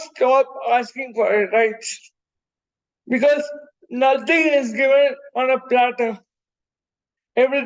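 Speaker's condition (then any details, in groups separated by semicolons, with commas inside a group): Cerebral palsy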